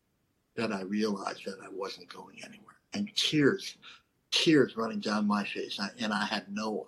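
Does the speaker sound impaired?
Yes: cleft lip and palate; congenital cleft lip and palate, not fully formed at birth; lisp, stuttering and unclear speech as a child.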